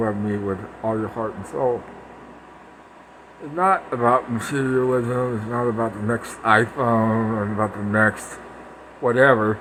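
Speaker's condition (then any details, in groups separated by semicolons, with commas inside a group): Parkinson's; speech impediment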